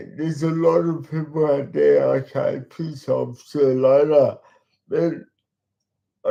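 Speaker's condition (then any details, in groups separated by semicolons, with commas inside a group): Cerebral palsy; talks slowly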